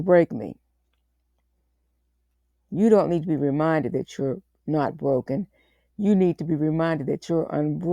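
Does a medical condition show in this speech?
No.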